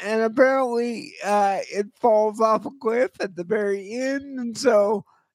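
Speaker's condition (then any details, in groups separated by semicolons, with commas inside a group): Cerebral palsy; voice always shot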